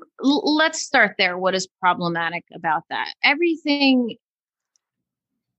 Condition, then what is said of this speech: None; typical speech.